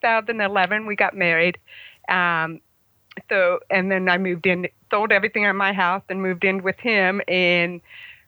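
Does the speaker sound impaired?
Yes: congenital hearing loss, congenital, about 75% hearing loss; cannot hear motorcycle engine or tires, relies on other cues to shift gear.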